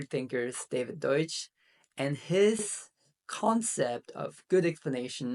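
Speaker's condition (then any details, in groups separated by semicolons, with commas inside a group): No condition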